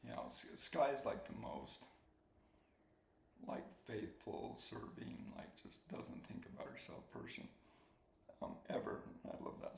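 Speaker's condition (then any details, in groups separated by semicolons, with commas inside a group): ALS; soft spoken, swallowing getting harder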